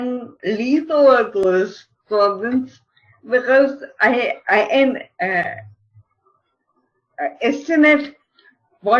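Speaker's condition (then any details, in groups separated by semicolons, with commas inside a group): Cerebral palsy; mild speech problem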